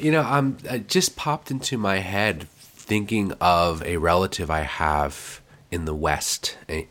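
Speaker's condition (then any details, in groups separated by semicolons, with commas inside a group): Stuttering; covert stuttering, passed as fluent until about age 21 or 22, later got a lot of help; stutters far less than before; variable, can pass as fluent for long periods, occasional blocks, getting stuck on words; prolonged sounds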